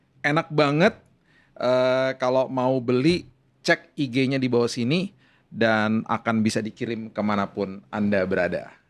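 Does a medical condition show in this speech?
No.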